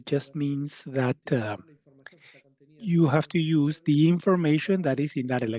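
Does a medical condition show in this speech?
No.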